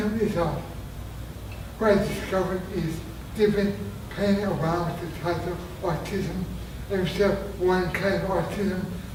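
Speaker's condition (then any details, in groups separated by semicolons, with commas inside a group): Traumatic brain injury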